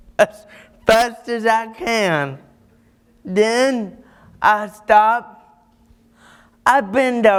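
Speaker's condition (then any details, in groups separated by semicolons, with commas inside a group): Cerebral palsy; caused by car accident and premature birth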